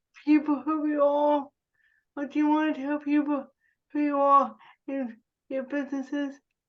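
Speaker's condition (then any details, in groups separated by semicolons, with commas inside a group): Cerebral palsy; spasticity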